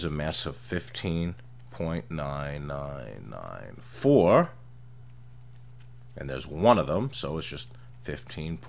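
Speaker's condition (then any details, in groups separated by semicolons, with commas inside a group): No condition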